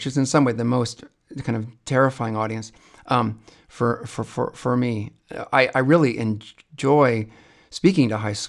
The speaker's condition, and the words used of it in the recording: Stuttering. It's not going to upset me. Like, I usually make a joke about it, and like I actually just do it deliberately to get its attention, and that always gets a laugh.